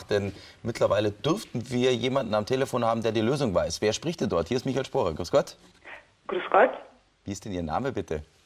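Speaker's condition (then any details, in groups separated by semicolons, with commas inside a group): No condition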